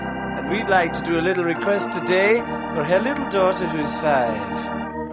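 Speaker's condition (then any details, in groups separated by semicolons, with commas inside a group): No condition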